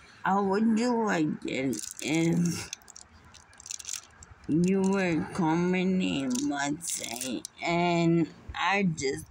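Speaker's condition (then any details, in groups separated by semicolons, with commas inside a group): Muscular dystrophy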